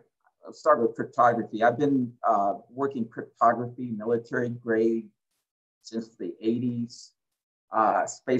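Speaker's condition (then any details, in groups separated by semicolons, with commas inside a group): No condition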